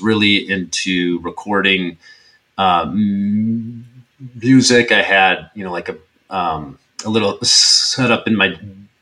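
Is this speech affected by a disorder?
Yes: stuttering; ongoing stutter; stutters during this podcast; discloses stutter at show start, calls it just how he talks; here prolonged sounds.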